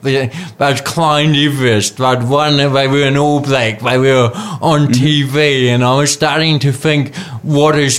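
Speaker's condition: Cerebral palsy; cerebral palsy from birth

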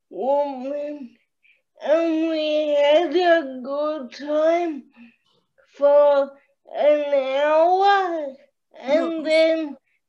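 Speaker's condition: Cerebral palsy

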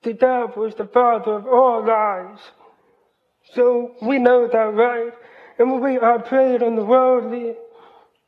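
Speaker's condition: Hearing loss, cochlear implant; completely deaf until age 12, invasive painful surgery, speech therapy, college; hears about 80% with cochlear implant, hears but does not always understand; doctors predicted poor speech at age 5, parents pushed speaking over sign language

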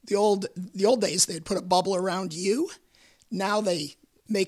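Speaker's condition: Repeated vocal cord surgery; few weeks after 19th vocal cord surgery at University of Michigan

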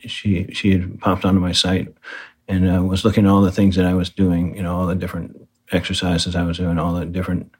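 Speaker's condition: Parkinson's disease; confirmed by second opinion

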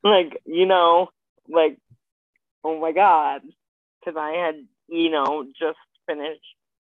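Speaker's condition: Spastic quadriplegic cerebral palsy; age 27

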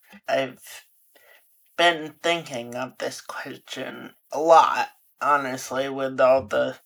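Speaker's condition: Friedreich's ataxia; clinical trial participant, rapid physical decline after diagnosis

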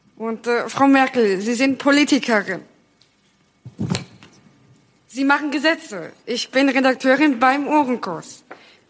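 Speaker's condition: Down syndrome; now 20 years old

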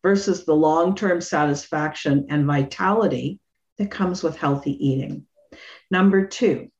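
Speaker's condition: No condition

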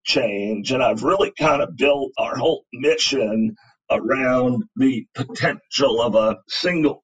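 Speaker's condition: Spasmodic dysphonia; about a decade since onset, recovered a good bit, still present, little bit of limitation

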